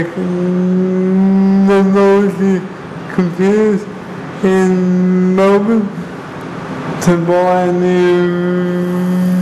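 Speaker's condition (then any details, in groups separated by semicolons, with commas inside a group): Cerebral palsy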